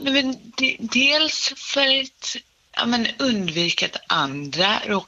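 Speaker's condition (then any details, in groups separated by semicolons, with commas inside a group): Cerebral palsy; speech slightly affected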